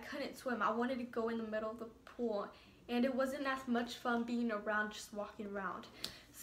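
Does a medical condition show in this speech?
No.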